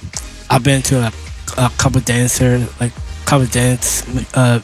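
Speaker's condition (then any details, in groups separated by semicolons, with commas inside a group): Down syndrome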